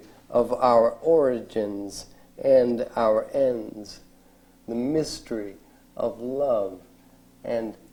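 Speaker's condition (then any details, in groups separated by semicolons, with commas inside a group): ALS; diagnosed eight years ago, at age 35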